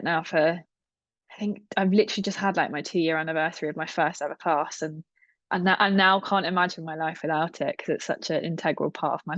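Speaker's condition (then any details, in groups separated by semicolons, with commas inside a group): No condition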